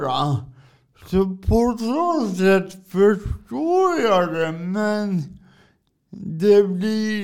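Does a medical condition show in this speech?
Yes: cerebral palsy; from birth, drives adapted car, adaptation applied for via Försäkringskassan.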